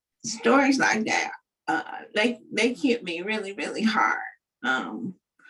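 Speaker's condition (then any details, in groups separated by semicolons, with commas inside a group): Cerebral palsy; uses wheelchair or mobility device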